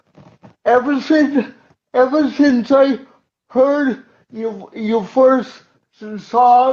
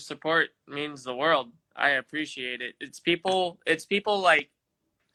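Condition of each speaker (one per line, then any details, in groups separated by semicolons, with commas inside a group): Cerebral palsy; uses wheelchair
No condition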